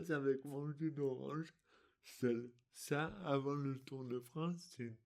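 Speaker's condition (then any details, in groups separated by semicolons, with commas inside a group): Dystonia; articulation difficulties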